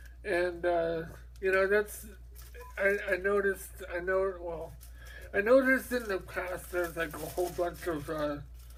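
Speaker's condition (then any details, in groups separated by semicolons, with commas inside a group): Mobius syndrome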